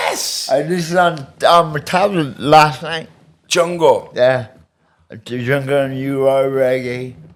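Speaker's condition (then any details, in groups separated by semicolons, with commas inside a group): Medication-induced speech impediment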